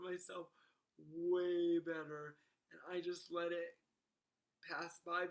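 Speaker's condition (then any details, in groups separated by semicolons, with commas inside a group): Cerebral palsy; wheelchair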